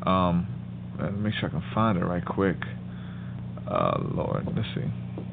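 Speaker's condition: No condition

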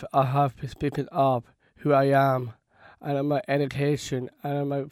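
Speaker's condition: Down syndrome; present from birth, 28 years old, learned to walk, talk, read and write

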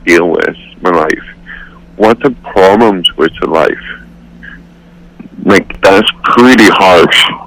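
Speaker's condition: Cerebral palsy; accepts own voice

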